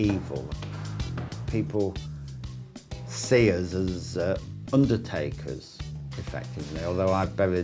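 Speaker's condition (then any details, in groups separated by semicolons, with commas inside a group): No condition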